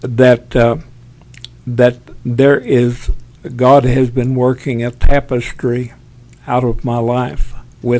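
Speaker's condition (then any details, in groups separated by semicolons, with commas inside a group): Parkinson's; tremors as early symptom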